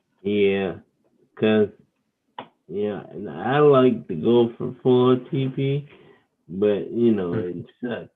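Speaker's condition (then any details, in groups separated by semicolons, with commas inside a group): Cerebral palsy; wheelchair user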